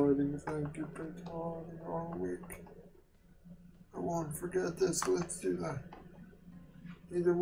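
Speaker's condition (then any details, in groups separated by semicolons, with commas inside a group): Quadriplegic cerebral palsy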